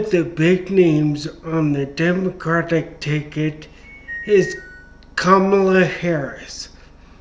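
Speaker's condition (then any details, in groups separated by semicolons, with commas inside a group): Traumatic brain injury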